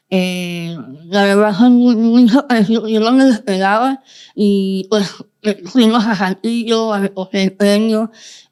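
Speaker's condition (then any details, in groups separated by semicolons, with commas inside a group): Moebius syndrome, congenital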